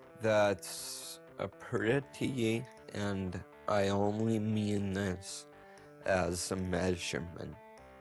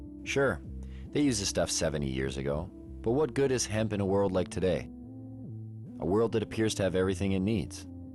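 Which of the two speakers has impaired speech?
The first: multiple sclerosis; severe shaking earlier.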